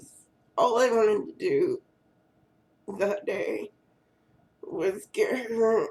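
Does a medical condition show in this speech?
Yes: cerebral palsy.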